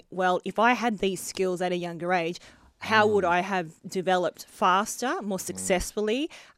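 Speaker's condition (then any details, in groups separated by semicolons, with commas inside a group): Bilateral cleft lip and palate; adult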